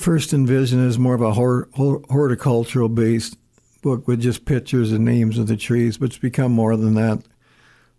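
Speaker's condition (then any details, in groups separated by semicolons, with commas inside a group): Parkinson's disease; stutters and stammers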